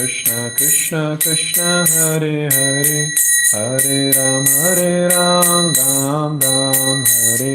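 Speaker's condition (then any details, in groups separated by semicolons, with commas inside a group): No condition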